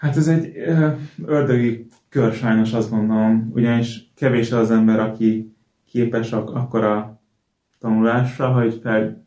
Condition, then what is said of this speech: Stuttering. Ugyanis azonnal, ha ott vagyok, hallnak, azonnal látható és hallható, és az emberek többségének ez mondjuk hosszú év, amíg elmondja egyáltalán, amit nem mondjuk átélt a módban.